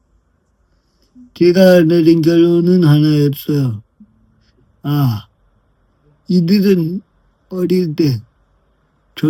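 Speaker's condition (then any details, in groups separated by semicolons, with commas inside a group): Brain lesion disability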